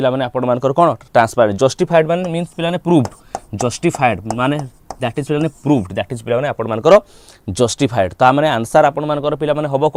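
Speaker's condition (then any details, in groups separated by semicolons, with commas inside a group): No condition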